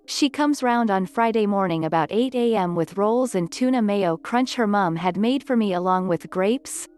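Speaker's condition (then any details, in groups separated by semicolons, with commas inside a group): No condition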